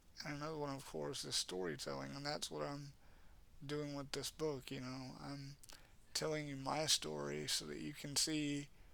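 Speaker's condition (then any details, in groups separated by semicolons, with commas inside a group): Cerebral palsy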